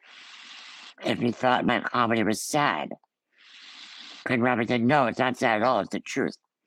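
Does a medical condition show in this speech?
Yes: Ullrich congenital muscular dystrophy; diagnosed at 4.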